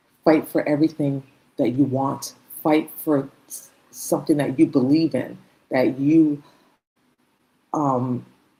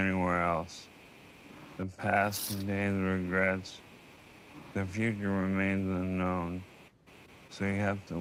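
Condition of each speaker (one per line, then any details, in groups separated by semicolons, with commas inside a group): No condition
ALS; first symptom in one hand, likely bulbar form; about one year since diagnosis, advanced, near death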